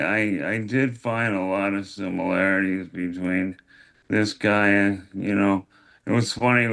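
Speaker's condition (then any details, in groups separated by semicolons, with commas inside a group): ALS; likely bulbar form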